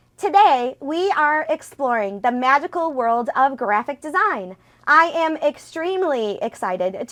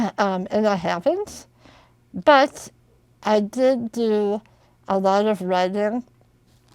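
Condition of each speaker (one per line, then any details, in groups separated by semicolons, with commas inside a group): No condition
Spinal muscular atrophy; genetic, from birth, all voluntary muscles, never walked, wheelchair; very slowly progressive, fewer abilities than childhood, spinal injections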